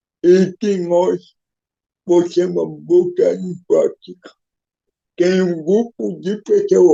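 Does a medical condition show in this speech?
Yes: cerebral palsy; physical disability.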